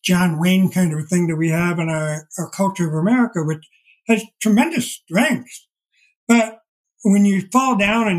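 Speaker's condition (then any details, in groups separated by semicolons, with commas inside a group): Deafblindness; progressive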